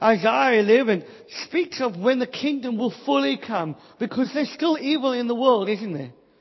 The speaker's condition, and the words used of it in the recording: Cleft palate. Things that I find fascinating is that the biggest thing that this has affected is my speech.